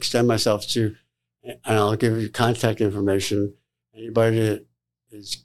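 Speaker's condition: Tongue cancer surgery; tongue (glossopharyngeal) cancer, tongue lesion found on biopsy, surgically excised; survivor after tongue surgery

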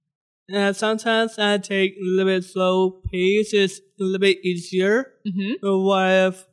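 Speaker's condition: Down syndrome

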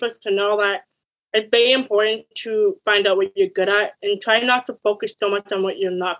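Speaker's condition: Deafness; acquired deafness, onset around age four

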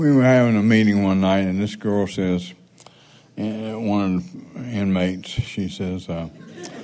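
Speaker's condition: Parkinson's

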